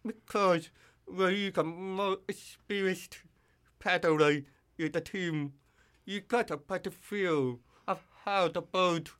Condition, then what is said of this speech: Deafness. So sometimes my voice gets really distorted if I'm trying to scream at the full volume